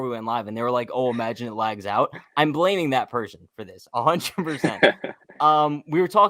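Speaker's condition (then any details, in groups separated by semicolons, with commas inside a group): No condition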